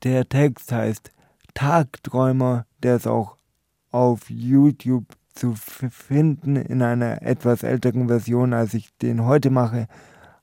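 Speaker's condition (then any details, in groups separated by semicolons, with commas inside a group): Stuttering; Tetraspastik paralysing arms and legs, slow unusual gait, limited fine motor skills, slow handwriting; Kasseler Stottertherapie intensive course summer 2014, speech much improved since, lacked speaking ability as teenager; may stutter in first sentence on stage, stuttering plus gait can seem drunk; prolonged sounds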